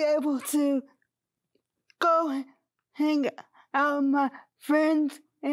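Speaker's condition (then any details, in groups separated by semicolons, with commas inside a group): Cerebral palsy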